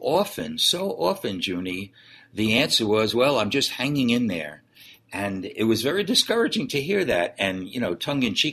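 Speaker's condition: No condition

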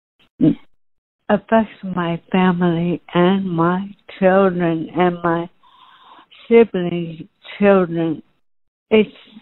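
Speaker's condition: ALS, genetic; first signs voice and breathing while singing

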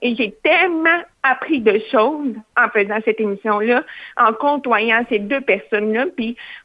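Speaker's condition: Hearing loss, cochlear implant; cochlear implant received at age 4

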